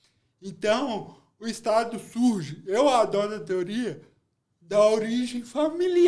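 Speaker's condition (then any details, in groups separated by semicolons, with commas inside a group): Cerebral palsy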